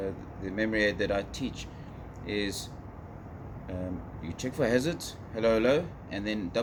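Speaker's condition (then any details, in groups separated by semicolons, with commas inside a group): No condition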